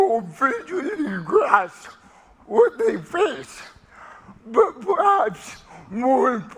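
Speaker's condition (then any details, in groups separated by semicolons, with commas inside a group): Cerebral palsy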